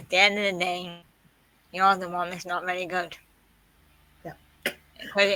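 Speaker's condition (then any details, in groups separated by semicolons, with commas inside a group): Quadriplegic cerebral palsy; quadriplegic, from birth, spinal curvature, surgery declined, broken hip; walking with frame, stamina improving with exercise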